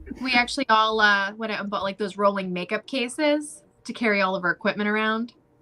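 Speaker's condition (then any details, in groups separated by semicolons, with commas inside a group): No condition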